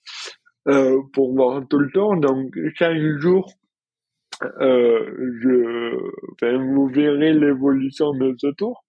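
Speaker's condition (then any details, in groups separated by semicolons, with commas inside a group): Dystonia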